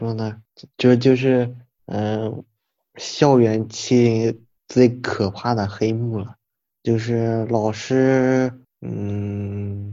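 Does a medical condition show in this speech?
Yes: stuttering and unclear speech; late to start talking, mother taught speech one to three years, stutter began age four to five after getting stuck; stutter reduced over several years of effort, speech still somewhat unclear; words run together, likened to baby talk, trouble expressing clearly; here prolonged sounds.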